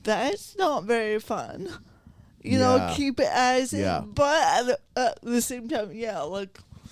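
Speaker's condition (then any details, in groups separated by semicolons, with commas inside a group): Cerebral palsy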